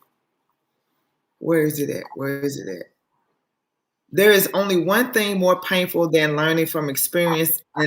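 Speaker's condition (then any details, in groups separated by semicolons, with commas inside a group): No condition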